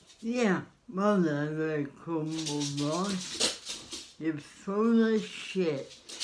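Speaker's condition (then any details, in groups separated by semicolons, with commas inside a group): Cerebral palsy; spastic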